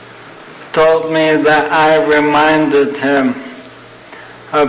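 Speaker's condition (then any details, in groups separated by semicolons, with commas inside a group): ALS (Lou Gehrig's disease); young onset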